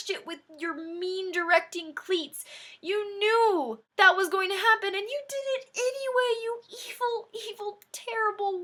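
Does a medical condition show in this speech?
No.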